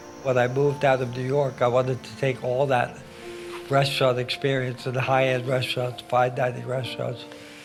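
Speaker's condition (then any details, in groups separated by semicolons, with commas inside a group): ALS; hands affected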